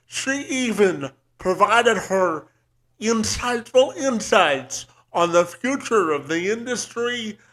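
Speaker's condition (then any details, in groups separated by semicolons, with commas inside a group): Cerebral palsy; present from birth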